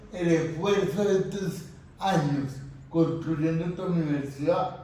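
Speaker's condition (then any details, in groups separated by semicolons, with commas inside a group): Cerebral palsy; difficulty speaking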